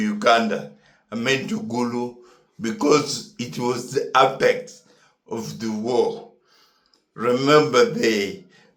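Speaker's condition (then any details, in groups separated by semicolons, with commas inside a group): Neurological disease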